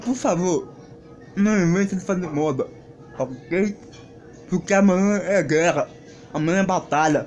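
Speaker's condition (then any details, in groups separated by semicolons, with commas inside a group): Cerebral palsy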